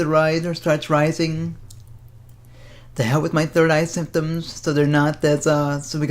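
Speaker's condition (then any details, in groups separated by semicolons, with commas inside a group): Cerebral palsy; speaks fast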